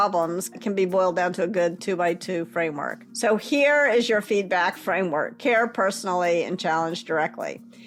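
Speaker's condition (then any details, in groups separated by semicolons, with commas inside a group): No condition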